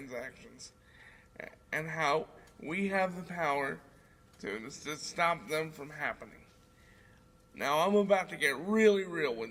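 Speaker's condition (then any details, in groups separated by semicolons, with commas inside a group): Cerebral palsy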